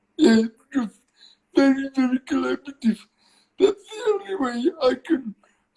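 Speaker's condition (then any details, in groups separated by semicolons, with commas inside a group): Cerebral palsy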